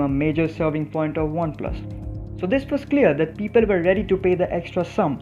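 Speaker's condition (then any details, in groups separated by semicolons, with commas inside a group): No condition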